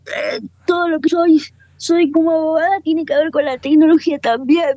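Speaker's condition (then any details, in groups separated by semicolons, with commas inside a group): Cerebral palsy, quadriparesis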